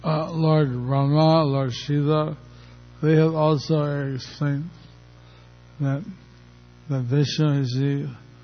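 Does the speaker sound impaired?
Yes: stroke; a little over a year since stroke.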